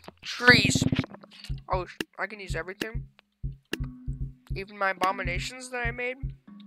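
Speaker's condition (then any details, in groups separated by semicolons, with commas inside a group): No condition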